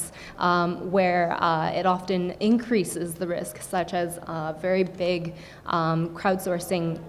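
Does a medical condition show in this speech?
No.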